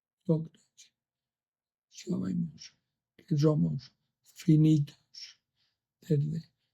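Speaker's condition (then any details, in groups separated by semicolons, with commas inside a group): ALS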